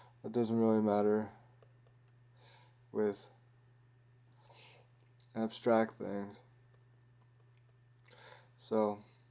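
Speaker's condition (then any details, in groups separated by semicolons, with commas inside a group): Cerebral palsy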